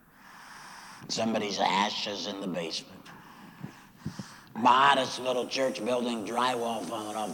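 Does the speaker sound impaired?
Yes: laryngectomy after throat cancer, voice prosthesis; altered tone of voice joked about.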